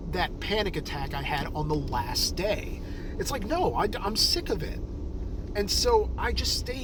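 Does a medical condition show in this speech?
No.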